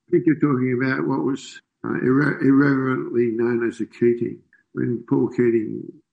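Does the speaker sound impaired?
Yes: Parkinson's disease.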